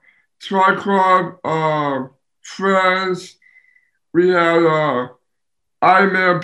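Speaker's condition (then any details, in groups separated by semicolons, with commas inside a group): Down syndrome; open-heart surgery, four major reconstructive ear surgeries at 17-18, ear canal problems, walked at four; speech sometimes needs translating by father, words hard to understand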